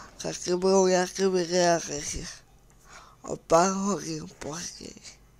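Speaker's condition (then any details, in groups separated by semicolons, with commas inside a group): Cerebral palsy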